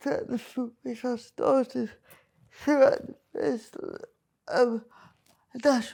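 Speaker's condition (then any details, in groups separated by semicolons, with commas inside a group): Cerebral palsy; wheelchair user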